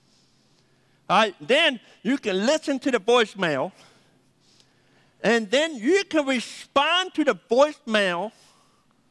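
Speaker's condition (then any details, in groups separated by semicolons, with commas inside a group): Deafness; 80% deaf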